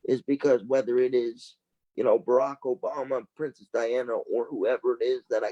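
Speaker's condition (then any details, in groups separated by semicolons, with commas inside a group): Cerebral palsy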